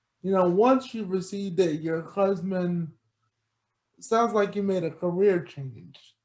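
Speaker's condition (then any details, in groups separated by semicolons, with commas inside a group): Cerebral palsy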